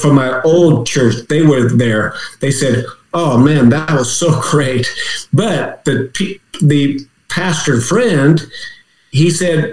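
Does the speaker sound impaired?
Yes: aphasia; left-brain stroke during AFib ablation, brief right-sided weakness, church speech coach from first week; aphasia group of about 15, speech therapy, aphasia center, talks better than some, preaching again; reading, writing on waking, reading returned first, speaking slower, long couldn't say therapy.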